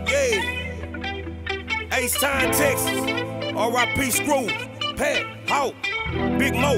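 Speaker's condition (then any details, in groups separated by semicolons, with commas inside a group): No condition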